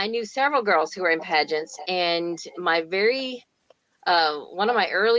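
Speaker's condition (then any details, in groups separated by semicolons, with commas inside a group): No condition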